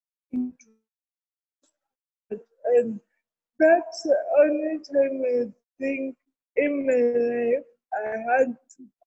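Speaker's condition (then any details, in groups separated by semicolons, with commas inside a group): Cerebral palsy; other children thought talking different in childhood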